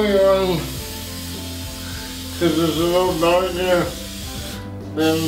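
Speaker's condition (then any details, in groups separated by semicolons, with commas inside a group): Cerebral palsy, severe; spastic type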